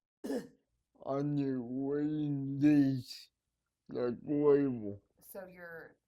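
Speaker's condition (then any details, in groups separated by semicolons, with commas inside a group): Cerebral palsy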